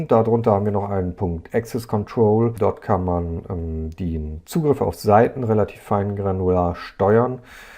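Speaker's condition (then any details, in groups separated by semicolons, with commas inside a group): No condition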